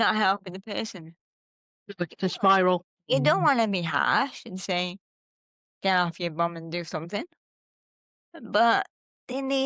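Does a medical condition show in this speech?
Yes: cerebral palsy.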